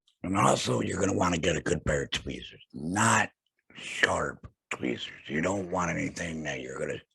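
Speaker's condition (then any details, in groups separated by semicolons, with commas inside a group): Laryngectomy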